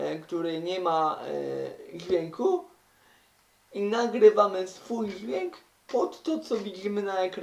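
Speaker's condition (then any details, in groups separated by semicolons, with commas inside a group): Cerebral palsy; uses wheelchair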